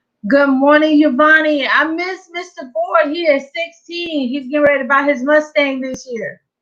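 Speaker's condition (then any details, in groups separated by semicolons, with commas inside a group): No condition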